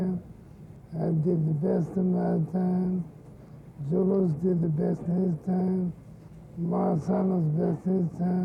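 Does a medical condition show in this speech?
Yes: Parkinson's syndrome.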